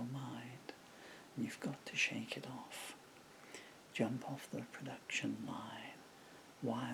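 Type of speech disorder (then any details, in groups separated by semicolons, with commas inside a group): Bulbar dysarthria; progressive bulbar palsy (MND)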